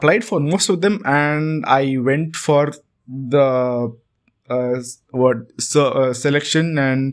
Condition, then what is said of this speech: Stuttering. I think I've been improving my skills of my vocal communication, but I am still on the path.